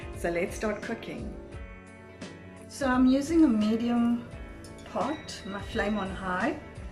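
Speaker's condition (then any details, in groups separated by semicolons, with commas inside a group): No condition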